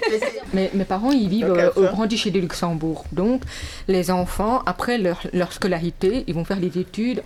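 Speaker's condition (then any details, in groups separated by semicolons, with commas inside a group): Deafness with cochlear implant; profound deafness, hearing aid, then progressive total hearing loss, cochlear implant operated at age 14; hears again and captures sounds with cochlear implant; oral speech forced by parents who refused sign language, effort to articulate clearly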